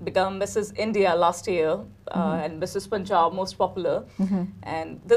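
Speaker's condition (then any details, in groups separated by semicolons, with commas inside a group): No condition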